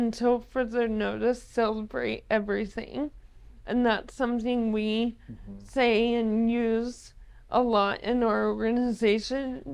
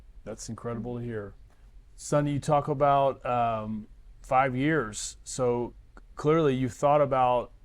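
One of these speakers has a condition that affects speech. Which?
The first: ALS; about 10 years since diagnosis, uses wheelchair, slow progression.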